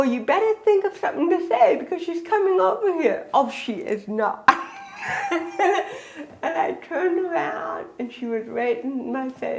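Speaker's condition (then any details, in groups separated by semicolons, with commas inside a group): Cerebral palsy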